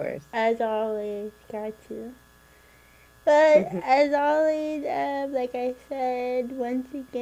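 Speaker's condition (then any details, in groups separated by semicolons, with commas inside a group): Cerebral palsy; spastic left hemiplegia, left side partially paralyzed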